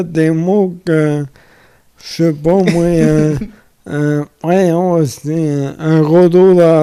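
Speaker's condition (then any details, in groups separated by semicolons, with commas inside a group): Amyotrophic lateral sclerosis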